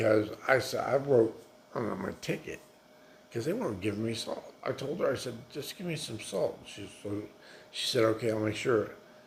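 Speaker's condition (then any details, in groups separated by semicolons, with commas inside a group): Multiple sclerosis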